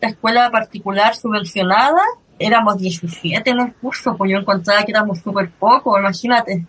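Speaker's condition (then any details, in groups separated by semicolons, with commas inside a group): Cleft lip and palate; since early childhood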